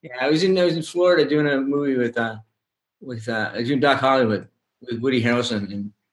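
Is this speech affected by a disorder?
Yes: young onset Parkinson's; diagnosed at 29, began with pinky twitch and shoulder pain spreading to whole arm, spinal tumor surgery, relearned walking; age 59, about 30 years since diagnosis, long list of daily pills, walking fairly steadily after months of physical therapy; halting at times, now fairly clear and robust, words come faster than can be spoken.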